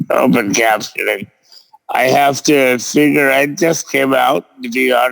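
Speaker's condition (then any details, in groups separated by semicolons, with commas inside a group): Cerebral palsy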